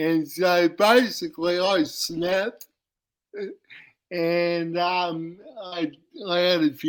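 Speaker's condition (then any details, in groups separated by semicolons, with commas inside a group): Cerebral palsy; uses wheelchair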